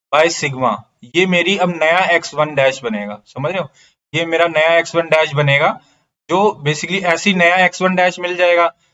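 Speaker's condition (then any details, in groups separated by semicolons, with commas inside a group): No condition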